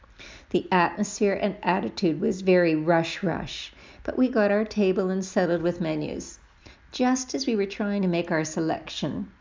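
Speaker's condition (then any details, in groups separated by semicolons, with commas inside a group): No condition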